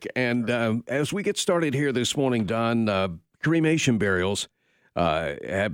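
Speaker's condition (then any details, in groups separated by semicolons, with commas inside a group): No condition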